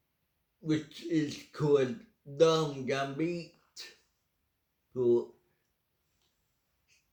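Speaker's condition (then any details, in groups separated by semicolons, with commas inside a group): Cerebral palsy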